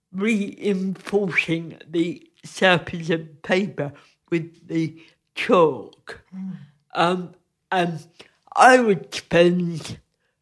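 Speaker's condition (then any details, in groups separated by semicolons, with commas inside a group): Cerebral palsy; physically affects creating art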